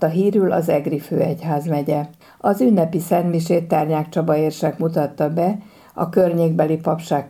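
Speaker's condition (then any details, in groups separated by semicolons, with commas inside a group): No condition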